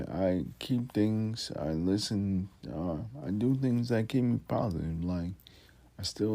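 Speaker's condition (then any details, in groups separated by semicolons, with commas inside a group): Multiple sclerosis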